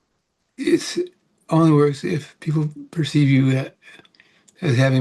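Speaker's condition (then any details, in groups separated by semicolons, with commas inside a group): Parkinson's; about 18 years since onset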